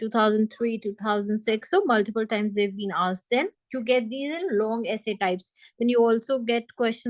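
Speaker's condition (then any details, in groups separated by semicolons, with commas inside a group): No condition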